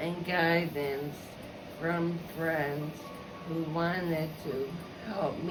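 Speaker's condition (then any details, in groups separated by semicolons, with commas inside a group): ALS; episode of waking unable to breathe, emergency care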